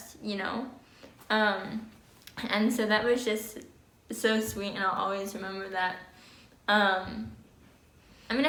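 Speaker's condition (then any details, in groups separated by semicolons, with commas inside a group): Cerebral palsy; oxygen loss at birth; very mild; crooked lip movement, slightly nasal, early sucking, swallowing loss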